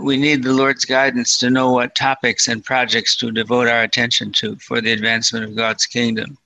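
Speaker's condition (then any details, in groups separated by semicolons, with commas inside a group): Parkinson's disease, mild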